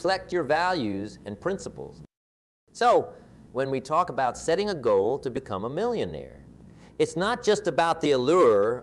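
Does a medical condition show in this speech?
No.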